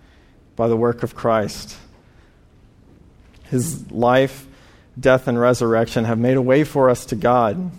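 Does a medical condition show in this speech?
No.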